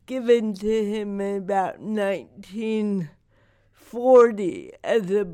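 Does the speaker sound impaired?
Yes: cerebral palsy; wears down with age.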